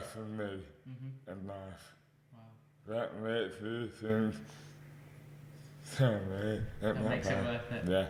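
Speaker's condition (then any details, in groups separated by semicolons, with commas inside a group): Dystonia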